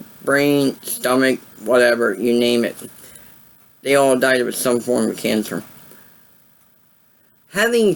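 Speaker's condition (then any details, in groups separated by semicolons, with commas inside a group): Cerebral palsy; voice sound affected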